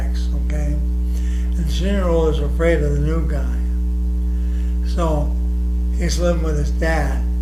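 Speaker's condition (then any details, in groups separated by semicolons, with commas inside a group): ALS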